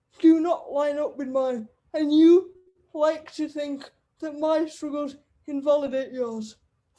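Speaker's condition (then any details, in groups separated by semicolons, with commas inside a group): Cerebral palsy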